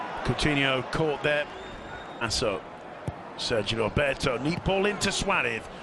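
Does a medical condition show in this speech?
No.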